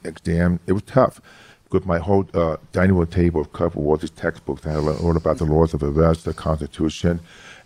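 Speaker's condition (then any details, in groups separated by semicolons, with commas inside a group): Hearing loss; severe childhood speech impediment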